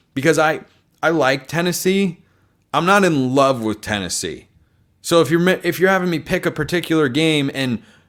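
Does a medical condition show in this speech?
No.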